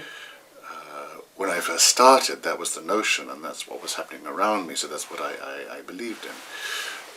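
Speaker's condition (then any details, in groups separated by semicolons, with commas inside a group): No condition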